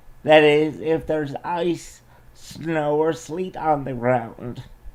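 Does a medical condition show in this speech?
Yes: cerebral palsy.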